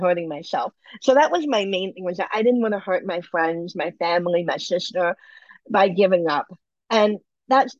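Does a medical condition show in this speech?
Yes: bilateral cleft lip and palate; congenital, about 20 surgeries from 3 months to mid-20s, two upper jaw bone grafts, skin grafts, plastic surgery; surgeries finished since mid-20s, has dental implants; surgeries needed to function normally with eating, speaking, drinking.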